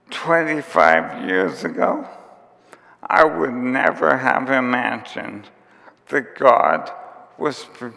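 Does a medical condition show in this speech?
Yes: ALS; onset with tiredness and clumsiness.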